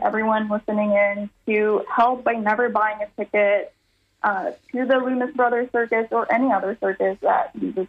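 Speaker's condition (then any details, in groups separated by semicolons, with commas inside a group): No condition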